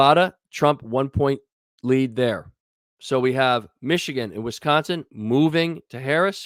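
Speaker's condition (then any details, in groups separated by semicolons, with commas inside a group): No condition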